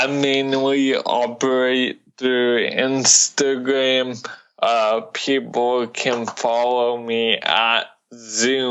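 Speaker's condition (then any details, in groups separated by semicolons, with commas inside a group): Cerebral palsy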